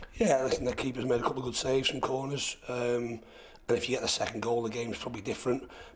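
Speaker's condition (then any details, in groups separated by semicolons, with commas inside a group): No condition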